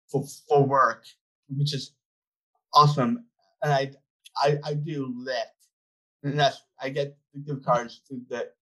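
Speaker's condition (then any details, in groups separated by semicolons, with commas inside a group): Down syndrome; gave TEDx talk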